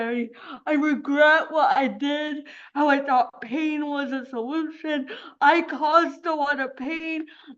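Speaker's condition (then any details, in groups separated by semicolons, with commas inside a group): Cerebral palsy; affects speech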